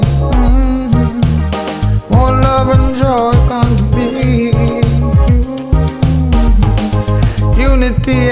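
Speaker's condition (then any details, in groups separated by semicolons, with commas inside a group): No condition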